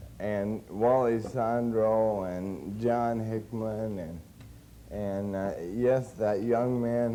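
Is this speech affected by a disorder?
Yes: cerebral palsy; since birth.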